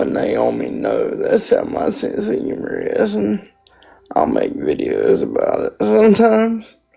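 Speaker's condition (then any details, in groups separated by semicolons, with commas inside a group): Spastic quadriplegic cerebral palsy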